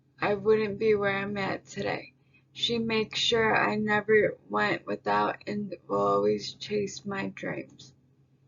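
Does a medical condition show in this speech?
Yes: traumatic brain injury; leg spasticity.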